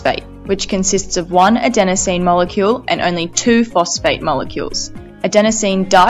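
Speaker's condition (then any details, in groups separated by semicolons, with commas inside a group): No condition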